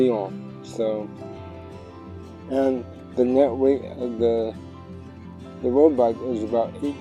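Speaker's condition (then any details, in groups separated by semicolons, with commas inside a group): Cerebral palsy; tends to mess up words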